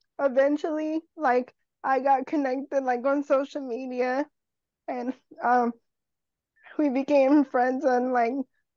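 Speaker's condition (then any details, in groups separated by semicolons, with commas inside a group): Cerebral palsy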